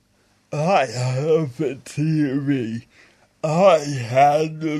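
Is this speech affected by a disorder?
Yes: stroke with aphasia; acquired brain injury from stroke, disability mostly in brain controlling muscles, balance issues, walks funny; about 10 years since stroke; talks funny, a bit of aphasia, thinking fine.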